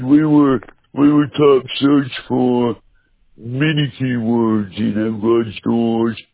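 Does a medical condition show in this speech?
Yes: trouble speaking, mild; a little trouble speaking, asks listener to bear with him.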